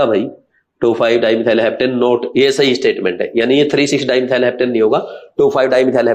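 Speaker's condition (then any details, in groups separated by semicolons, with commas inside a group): No condition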